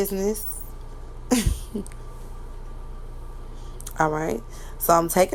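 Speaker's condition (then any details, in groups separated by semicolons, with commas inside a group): No condition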